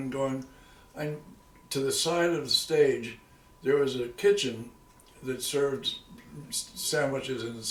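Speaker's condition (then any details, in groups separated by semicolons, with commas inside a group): No condition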